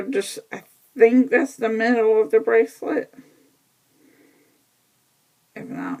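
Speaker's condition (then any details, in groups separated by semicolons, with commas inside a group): Cerebral palsy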